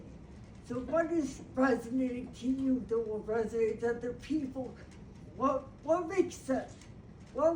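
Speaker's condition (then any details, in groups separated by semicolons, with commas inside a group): Brain injury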